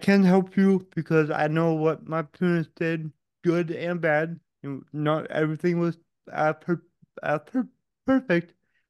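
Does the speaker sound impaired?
Yes: cerebral palsy; born without heartbeat or breathing.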